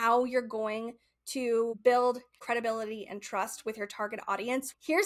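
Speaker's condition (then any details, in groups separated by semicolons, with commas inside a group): No condition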